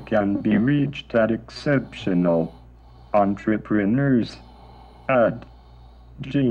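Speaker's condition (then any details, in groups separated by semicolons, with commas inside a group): Traumatic brain injury; injury at age 10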